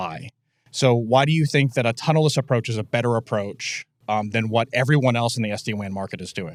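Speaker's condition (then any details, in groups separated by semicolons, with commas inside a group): No condition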